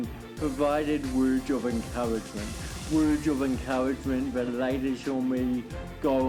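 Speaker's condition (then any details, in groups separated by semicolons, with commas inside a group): Cerebral palsy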